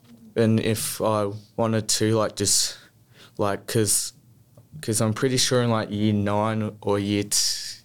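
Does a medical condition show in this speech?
Yes: stutter; childhood stutter, therapy grades 1-4, smooth speech at Box Hill Clinic 2 years from 14-15; here repeated sounds, prolonged sounds.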